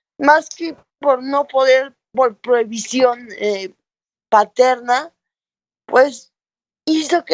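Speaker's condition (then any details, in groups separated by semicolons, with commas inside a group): Cerebral palsy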